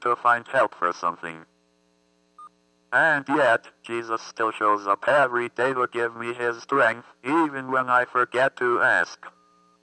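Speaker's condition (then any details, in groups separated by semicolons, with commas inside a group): Athetoid cerebral palsy; couldn't express self first 6 years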